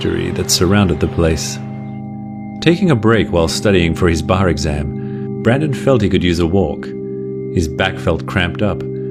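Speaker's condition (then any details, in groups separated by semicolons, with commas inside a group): No condition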